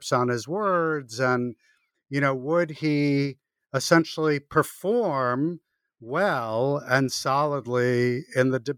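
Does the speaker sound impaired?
No.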